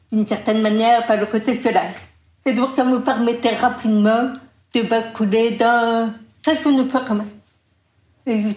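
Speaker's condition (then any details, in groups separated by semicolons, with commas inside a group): Deaf from birth, congenital; learned to speak through long repetitive parrot-like training, took 20 years, told would never speak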